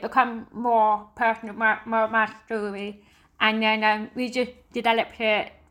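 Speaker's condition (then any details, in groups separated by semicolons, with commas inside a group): Deafness; uses sign language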